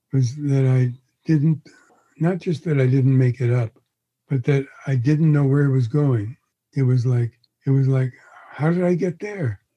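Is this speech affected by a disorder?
Yes: Parkinson's disease; onset around 81st birthday, face frozen like a mask at diagnosis, confirmed by neurologist; chief symptom torpor, sluggishness, lethargy rather than shakes, exhaustion.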